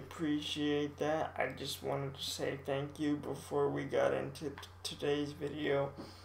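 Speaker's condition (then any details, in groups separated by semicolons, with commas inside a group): Cerebral palsy, mild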